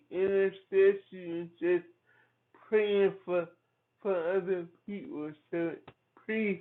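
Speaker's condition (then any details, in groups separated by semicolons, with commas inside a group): Cerebral palsy; from birth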